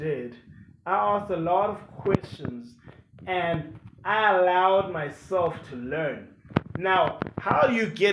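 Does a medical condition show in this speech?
No.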